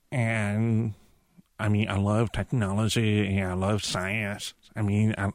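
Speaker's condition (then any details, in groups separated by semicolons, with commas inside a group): Profound deafness; uses cochlear implants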